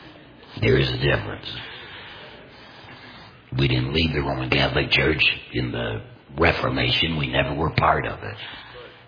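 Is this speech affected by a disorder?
Yes: total laryngectomy, complete laryngectomy, voice prosthesis; unusual tone of voice, may sound painful to listeners, no pain speaking, understandable with careful listening.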